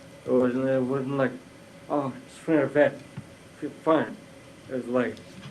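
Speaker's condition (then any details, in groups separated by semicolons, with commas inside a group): Brain injury; one hand impaired, cannot type with it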